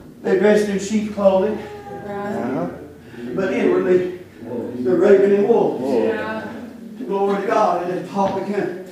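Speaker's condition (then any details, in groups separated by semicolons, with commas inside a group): No condition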